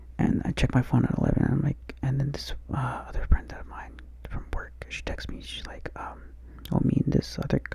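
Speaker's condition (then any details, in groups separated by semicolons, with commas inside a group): No condition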